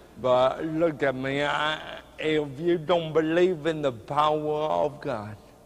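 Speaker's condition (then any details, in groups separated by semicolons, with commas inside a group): Cerebral palsy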